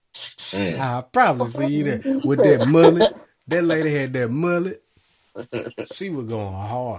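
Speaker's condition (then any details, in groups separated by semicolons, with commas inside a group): No condition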